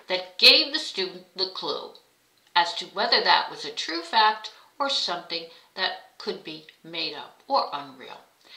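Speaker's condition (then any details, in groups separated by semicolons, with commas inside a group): No condition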